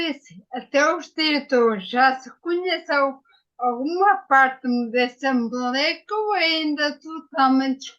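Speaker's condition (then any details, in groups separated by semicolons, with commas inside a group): Ataxia after brain injury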